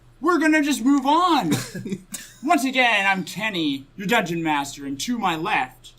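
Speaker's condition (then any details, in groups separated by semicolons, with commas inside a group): No condition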